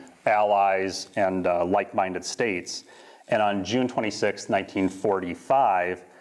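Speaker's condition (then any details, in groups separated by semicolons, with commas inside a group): No condition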